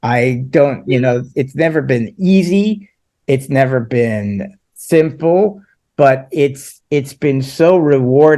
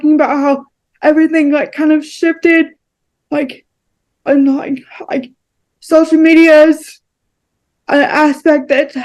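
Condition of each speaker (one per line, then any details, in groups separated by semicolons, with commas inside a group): No condition
Cerebral palsy; spastic type, birth asphyxia, wheelchair, baclofen pump at 17-18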